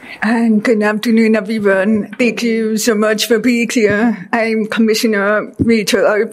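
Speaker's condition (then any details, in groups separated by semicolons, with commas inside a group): Deafness; deaf since childhood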